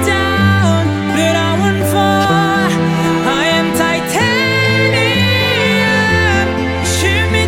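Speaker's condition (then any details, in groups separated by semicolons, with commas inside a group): No condition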